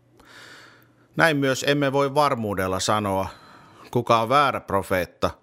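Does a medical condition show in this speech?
No.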